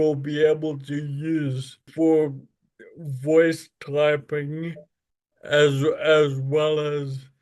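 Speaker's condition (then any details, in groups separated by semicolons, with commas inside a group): Friedreich's ataxia; spasticity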